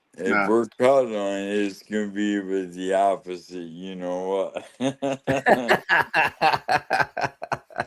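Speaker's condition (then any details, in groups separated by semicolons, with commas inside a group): ALS; losing speech and swallowing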